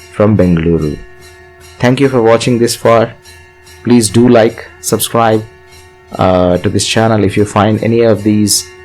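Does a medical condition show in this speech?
No.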